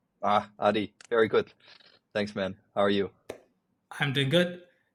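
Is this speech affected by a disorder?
No.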